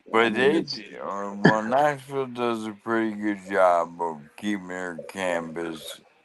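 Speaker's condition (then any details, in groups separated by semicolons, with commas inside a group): ALS; losing speech and swallowing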